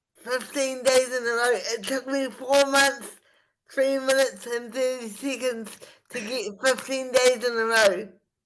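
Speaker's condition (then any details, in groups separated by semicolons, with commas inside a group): Spastic cerebral palsy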